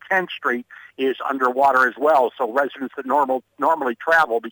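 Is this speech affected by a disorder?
No.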